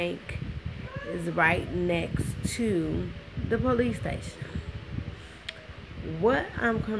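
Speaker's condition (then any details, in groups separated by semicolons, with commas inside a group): Cerebral palsy, spastic; now talking and breathing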